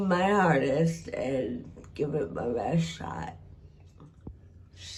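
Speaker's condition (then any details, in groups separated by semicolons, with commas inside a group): Friedreich ataxia, severe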